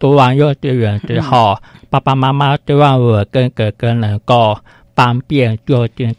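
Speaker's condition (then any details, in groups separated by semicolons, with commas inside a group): Hearing impairment; spoken clarity below typical speakers, spoken language learned with difficulty in childhood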